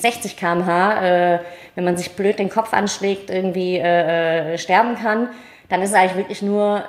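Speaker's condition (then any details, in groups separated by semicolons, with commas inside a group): Cleft palate, mild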